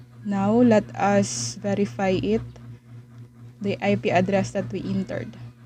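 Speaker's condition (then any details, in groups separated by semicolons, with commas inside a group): No condition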